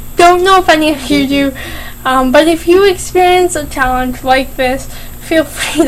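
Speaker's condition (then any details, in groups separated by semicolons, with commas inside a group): Cerebral palsy, mild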